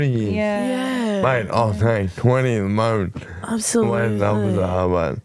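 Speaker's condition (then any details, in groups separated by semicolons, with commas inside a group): Motor neurone disease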